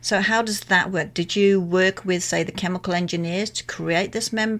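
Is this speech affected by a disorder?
No.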